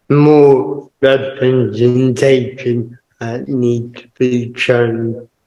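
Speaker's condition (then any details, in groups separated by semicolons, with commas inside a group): Cerebral palsy; permanent wheelchair user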